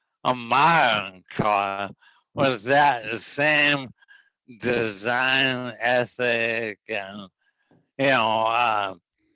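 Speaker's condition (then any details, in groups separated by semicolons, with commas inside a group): ALS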